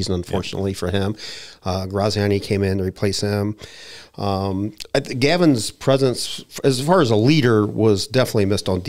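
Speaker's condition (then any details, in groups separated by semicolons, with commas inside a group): No condition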